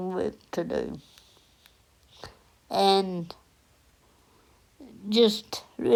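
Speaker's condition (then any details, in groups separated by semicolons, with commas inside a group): Cerebral palsy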